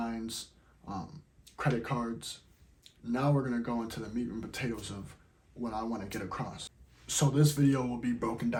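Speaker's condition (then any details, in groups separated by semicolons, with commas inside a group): No condition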